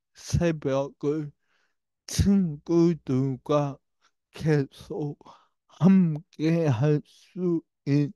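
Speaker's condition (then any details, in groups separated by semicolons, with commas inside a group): Brain lesion disability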